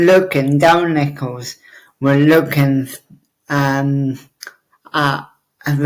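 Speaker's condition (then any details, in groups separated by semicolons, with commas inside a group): Cerebral palsy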